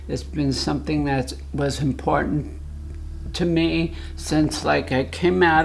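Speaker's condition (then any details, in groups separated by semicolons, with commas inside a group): Essential tremor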